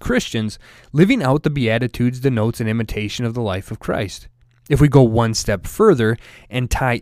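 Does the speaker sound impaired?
No.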